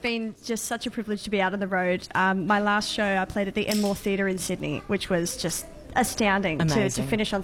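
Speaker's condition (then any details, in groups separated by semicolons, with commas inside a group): Cleft palate; congenital cleft palate, no roof of mouth, childhood support from Variety children's charity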